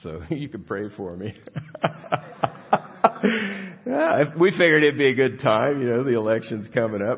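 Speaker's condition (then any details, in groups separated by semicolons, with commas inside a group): No condition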